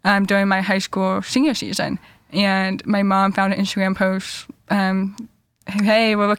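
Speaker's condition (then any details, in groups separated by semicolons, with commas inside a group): Deafness; cochlear implants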